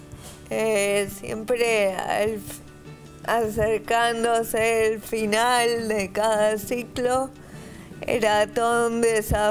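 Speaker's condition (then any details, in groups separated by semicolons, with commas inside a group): Cerebral palsy; respiratory arrest at birth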